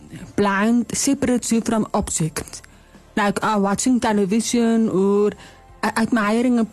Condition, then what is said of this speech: Deafness. Okay, so I learned from an early age how to speak like a hearing person and how to read lips.